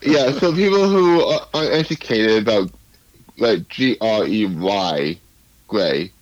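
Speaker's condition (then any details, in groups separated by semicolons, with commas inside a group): Cerebral palsy; affects speech and physical abilities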